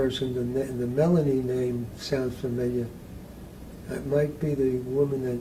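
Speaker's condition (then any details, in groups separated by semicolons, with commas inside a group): Parkinson's disease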